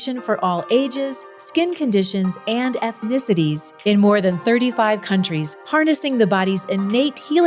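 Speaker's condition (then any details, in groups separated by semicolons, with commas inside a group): No condition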